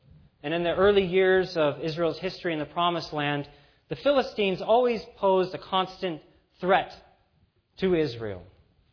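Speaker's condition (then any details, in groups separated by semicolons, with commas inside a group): No condition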